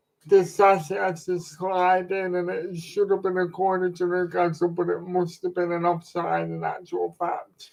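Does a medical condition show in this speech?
Yes: cerebral palsy.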